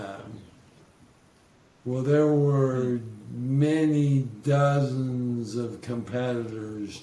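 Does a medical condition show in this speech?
Yes: ALS; ongoing, currently battling disease; slurred speech, losing voice, still heard loud and clear.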